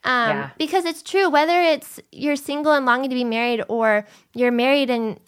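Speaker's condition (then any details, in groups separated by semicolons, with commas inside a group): No condition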